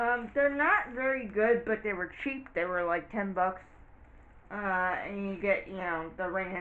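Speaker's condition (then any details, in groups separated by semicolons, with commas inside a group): Cerebral palsy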